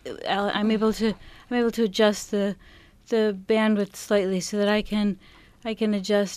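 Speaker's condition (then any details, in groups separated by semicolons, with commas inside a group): Parkinson's disease; diagnosed 10 years ago by Dr. Dorsey, first sign trouble lifting feet, deep brain stimulation surgery; foot dystonia treated with Botox, impaired balance, DBS used mainly for energy, anxiety worsens symptoms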